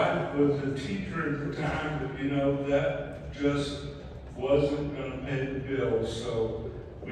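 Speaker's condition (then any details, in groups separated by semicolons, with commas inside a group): ALS; mainly right side and both legs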